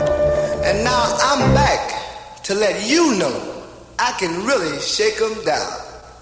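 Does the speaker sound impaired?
No.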